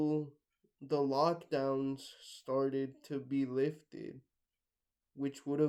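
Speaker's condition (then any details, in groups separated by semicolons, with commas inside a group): Cerebral palsy, mixed, mild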